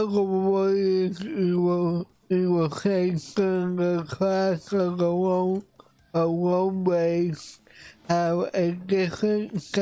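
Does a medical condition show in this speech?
Yes: cerebral palsy; affects voice.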